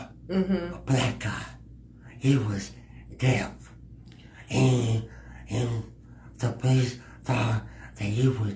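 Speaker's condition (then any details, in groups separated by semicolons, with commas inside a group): Cerebral palsy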